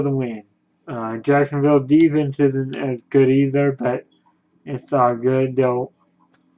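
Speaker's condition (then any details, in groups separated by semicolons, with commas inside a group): Cerebral palsy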